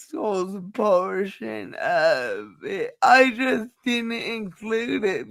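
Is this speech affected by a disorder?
Yes: cerebral palsy.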